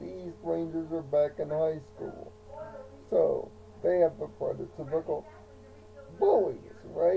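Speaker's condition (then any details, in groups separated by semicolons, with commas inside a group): Cerebral palsy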